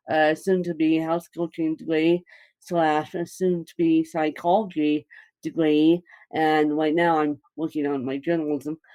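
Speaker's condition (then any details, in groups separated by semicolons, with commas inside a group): Cerebral palsy, mixed, moderate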